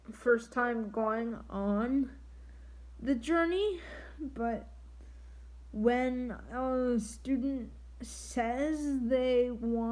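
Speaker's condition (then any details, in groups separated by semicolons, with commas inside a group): Triplegic cerebral palsy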